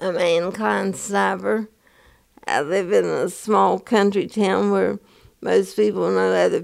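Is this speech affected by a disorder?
Yes: Parkinson's disease; onset in early 50s, full body tremor with fall, Requip for 7 to 8 years; off Requip, tremors a lot worse, trouble walking, recently got cane, uses walker.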